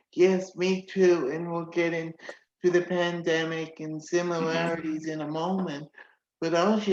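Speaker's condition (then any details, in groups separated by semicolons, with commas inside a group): Cerebral palsy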